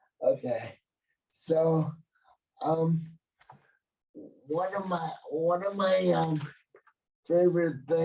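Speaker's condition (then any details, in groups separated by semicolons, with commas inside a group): Cerebral palsy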